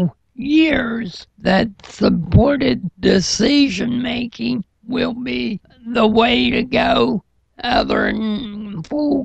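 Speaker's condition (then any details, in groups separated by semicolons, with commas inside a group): Cerebral palsy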